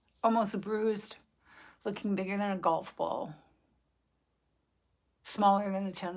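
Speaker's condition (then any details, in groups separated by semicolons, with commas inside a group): No condition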